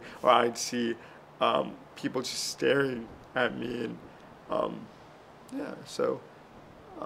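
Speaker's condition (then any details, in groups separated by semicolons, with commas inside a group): Cerebral palsy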